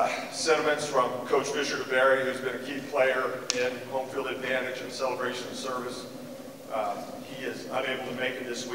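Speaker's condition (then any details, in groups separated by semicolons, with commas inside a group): No condition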